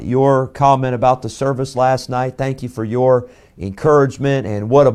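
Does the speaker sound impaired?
No.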